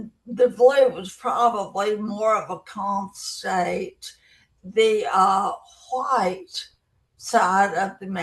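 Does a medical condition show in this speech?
Yes: brain injury.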